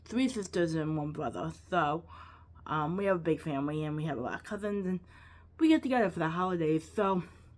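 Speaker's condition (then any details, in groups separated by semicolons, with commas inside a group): Cerebral palsy, quadriplegic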